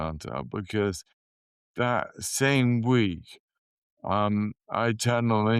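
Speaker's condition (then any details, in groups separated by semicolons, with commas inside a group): Motor neurone disease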